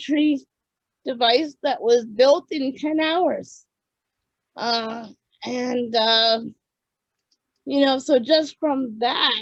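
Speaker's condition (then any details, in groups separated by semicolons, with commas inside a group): Cerebral palsy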